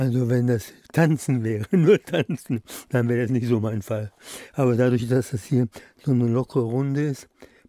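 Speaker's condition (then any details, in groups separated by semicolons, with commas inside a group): Parkinson's disease; diagnosed by neurologist, earlier symptoms not recognized as Parkinson's; attends Tanztreff Hai Parkinson dance group regularly, music supports movement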